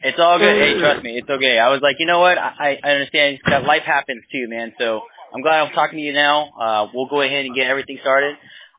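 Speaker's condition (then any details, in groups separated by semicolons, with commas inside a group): No condition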